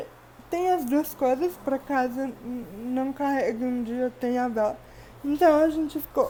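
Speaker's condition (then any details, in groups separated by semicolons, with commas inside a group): Cerebral palsy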